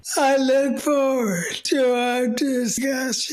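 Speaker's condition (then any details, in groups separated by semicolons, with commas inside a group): ALS; a year later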